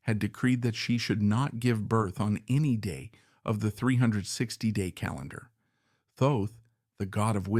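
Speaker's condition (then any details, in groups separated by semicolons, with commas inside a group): No condition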